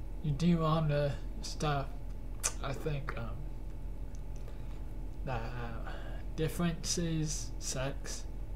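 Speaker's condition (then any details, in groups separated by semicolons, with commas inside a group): Cerebral palsy; cannot stand beyond 10 minutes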